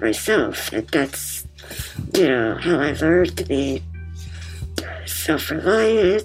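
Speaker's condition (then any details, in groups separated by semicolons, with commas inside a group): Muscular dystrophy; congenital form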